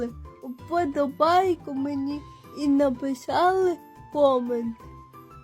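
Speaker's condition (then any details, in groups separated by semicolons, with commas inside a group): Cerebral palsy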